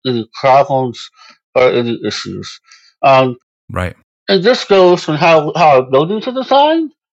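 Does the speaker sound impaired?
Yes: Moebius syndrome; congenital, facial nerves undeveloped, cannot smile or frown, eyes cannot move side to side, turns head to read; a little hard to understand, certain letters hard to pronounce.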